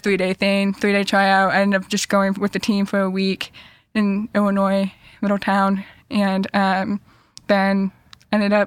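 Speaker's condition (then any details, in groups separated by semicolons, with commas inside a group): Deafness; cochlear implants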